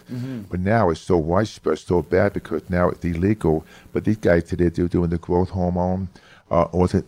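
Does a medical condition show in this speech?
Yes: hearing loss; about 75% hearing loss from close to birth; left ear surgery about 5 years ago, no hearing aid in left ear now, hears much better; severe speech impediment since childhood, very monotone speech, studied phonetics for inflection, improved over years, new york accent.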